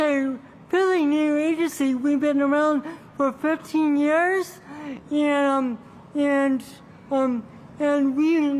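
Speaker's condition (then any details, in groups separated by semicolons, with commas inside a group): Cerebral palsy; from birth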